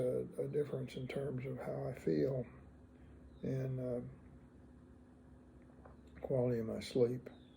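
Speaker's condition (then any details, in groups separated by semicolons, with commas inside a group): Parkinson's disease; quieter voice, not slurred, noticeably affected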